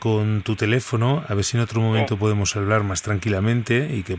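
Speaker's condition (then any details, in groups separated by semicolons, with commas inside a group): No condition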